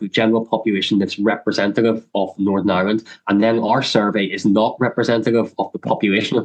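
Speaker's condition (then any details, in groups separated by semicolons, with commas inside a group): Cleft lip and palate; congenital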